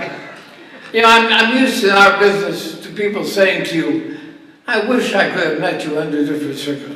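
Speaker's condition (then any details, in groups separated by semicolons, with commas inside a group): ALS; voice weakened by disease, little voice left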